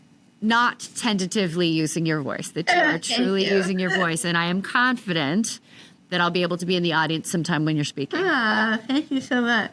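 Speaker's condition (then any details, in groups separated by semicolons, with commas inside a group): No condition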